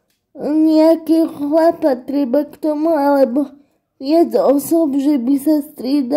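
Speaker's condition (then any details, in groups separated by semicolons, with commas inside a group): Cerebral palsy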